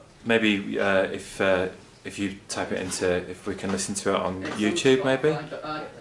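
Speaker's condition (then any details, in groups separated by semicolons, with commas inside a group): No condition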